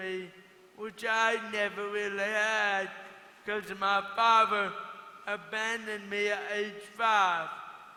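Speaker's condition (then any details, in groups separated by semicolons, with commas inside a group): Cerebral palsy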